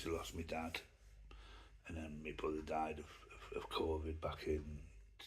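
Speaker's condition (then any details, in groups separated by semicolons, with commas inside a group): Myasthenia gravis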